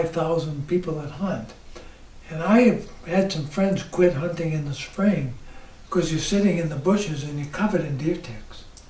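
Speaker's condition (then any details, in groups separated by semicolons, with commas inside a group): ALS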